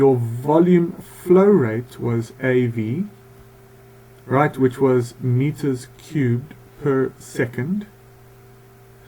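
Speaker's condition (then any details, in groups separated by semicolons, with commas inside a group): No condition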